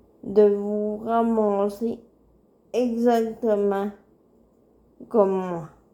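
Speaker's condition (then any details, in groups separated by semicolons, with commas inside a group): Cerebral palsy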